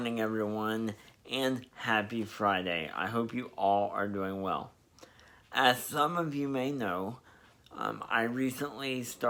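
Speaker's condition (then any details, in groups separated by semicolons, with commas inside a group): Spastic diplegia cerebral palsy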